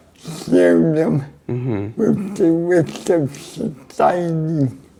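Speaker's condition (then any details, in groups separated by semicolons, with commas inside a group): Cerebral palsy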